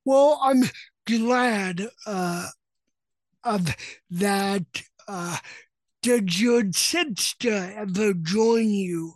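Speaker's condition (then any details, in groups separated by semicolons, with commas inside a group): Cerebral palsy; no lived experience of the physical side; self-described chatterbox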